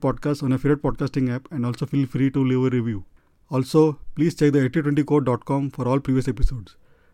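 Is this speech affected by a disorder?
No.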